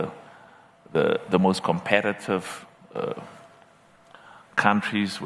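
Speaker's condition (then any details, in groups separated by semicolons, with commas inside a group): No condition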